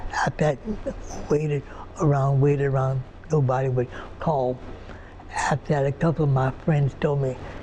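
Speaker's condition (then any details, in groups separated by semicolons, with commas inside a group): Partial right-side paralysis; paralysis affected speech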